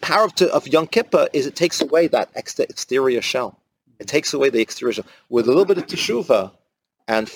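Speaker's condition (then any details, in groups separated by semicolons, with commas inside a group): No condition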